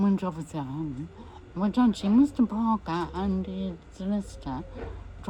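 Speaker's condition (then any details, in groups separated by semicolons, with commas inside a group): MND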